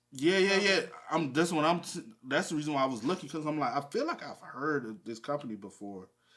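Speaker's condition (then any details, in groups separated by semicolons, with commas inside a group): No condition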